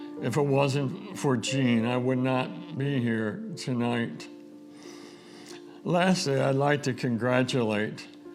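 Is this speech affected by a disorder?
Yes: ALS; diagnosed almost two years ago.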